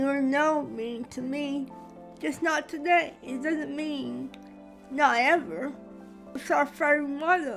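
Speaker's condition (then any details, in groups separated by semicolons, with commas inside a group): Cerebral palsy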